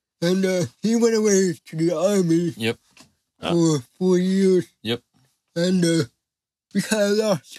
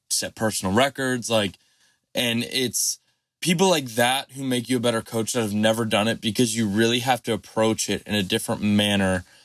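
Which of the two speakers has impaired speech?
The first: cerebral palsy; knees cave, unpredictable body movements; improving stability and control with strength training.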